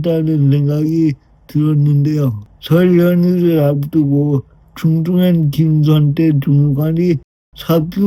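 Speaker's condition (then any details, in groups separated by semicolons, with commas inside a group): Brain lesion disability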